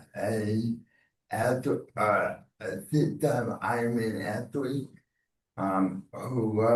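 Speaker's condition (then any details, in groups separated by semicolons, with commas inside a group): Cerebral palsy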